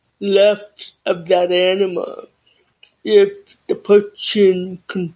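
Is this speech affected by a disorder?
Yes: deafness.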